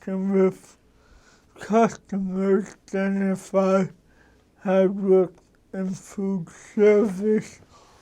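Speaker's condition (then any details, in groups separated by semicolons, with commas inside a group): Cerebral palsy; brain damage at birth, affects movement and handwriting; high functioning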